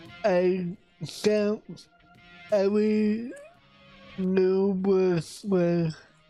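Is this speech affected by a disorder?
Yes: cerebral palsy; affects voice.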